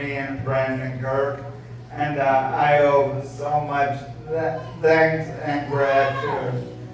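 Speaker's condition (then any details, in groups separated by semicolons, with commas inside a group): ALS; voice sounds impaired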